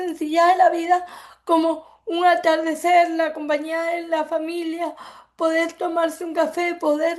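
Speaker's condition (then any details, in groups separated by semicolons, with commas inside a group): Cerebral palsy; affects speech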